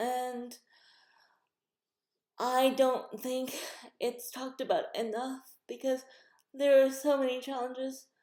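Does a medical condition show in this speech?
Yes: cerebral palsy.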